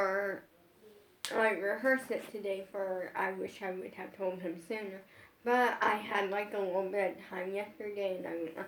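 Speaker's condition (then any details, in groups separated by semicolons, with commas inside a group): Brain injury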